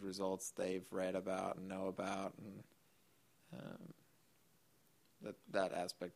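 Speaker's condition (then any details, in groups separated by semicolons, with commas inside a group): Duchenne muscular dystrophy; progressive muscle disease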